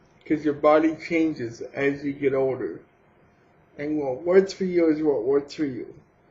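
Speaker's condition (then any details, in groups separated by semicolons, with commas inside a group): Cerebral palsy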